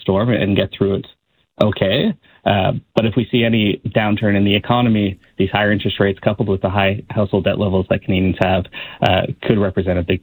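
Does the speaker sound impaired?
No.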